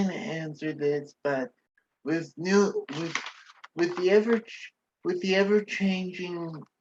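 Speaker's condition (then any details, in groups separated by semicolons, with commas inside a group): Cerebral palsy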